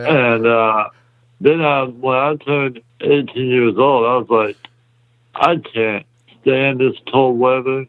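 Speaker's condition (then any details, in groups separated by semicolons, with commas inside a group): Muscular dystrophy; congenital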